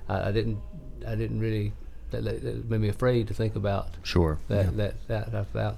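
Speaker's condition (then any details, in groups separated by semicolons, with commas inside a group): Parkinson's disease; young onset age 39, about 16 years, first limited wrist extension, dystonia until deep brain stimulation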